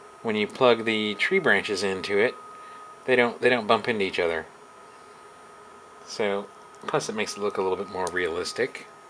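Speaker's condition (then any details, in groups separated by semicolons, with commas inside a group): No condition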